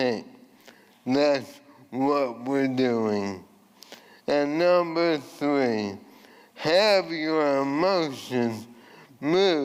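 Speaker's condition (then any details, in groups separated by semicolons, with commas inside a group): ALS; voice changed from earlier resonant voice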